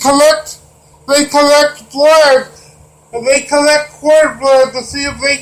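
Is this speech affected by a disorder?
Yes: cerebral palsy; wheelchair user.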